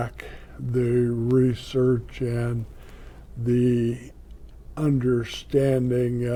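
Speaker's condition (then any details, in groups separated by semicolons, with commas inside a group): ALS; about two years since diagnosis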